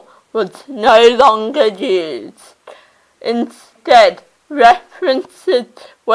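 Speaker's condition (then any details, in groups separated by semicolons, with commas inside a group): Cerebral palsy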